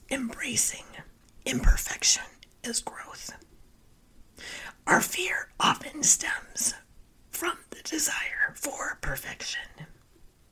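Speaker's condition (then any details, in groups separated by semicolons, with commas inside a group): Spasmodic dysphonia; voice sounds like laryngitis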